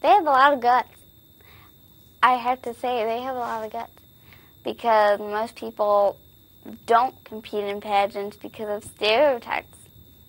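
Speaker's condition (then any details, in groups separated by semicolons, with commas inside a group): Cerebral palsy; spastic, birth oxygen loss from prolapsed cord, grade 4 brain bleed, newborn intubation, physical therapy; legs turn in, unsteady on bent legs, tires easily, poor hand coordination, uses computer typewriter; told in infancy would probably never speak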